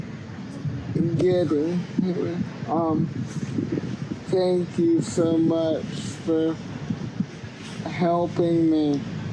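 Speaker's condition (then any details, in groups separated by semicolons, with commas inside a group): Cerebral palsy; cannot walk unaided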